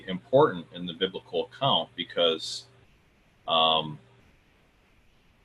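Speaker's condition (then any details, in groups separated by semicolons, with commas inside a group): No condition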